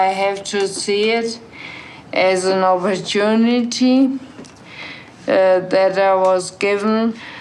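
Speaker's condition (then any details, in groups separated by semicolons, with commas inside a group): Brain injury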